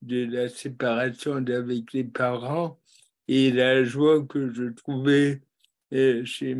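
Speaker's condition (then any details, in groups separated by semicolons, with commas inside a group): Cerebral palsy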